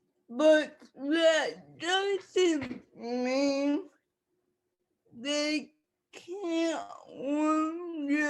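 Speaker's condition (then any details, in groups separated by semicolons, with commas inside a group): Cerebral palsy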